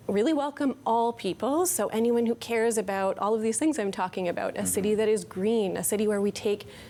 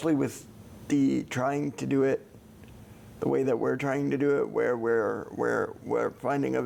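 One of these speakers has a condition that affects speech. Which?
The second: cerebral palsy; present from birth; about 35 years since birth, never ventilated.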